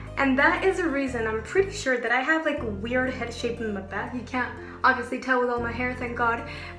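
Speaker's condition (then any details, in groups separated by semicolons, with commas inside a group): No condition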